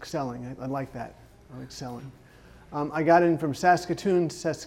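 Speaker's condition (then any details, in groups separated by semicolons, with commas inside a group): Parkinson's disease; timed medication with alarm, exercise beyond comfort zone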